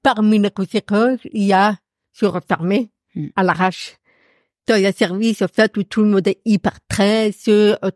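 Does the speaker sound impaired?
Yes: profound deafness; audible accent from deafness, noticeable to everyone.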